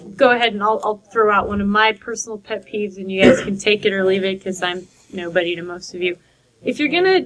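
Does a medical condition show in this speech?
No.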